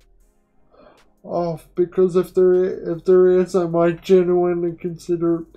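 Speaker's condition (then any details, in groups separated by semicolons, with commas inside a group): Quadriplegic cerebral palsy; uses one hand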